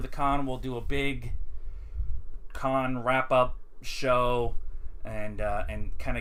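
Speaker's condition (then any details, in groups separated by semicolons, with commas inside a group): No condition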